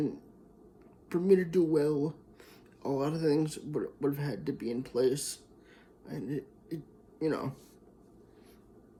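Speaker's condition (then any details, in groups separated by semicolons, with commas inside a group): Cerebral palsy, spastic diplegia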